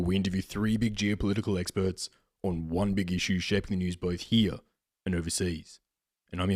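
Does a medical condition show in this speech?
No.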